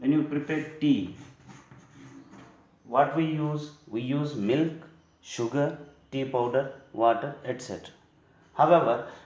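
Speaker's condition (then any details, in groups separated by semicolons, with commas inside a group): No condition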